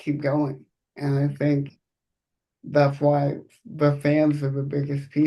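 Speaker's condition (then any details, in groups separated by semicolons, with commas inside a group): Cerebral palsy; present from birth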